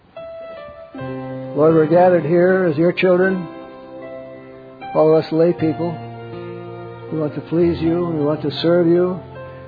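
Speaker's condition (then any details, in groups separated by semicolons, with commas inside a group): Parkinson's; wakes up around 3 am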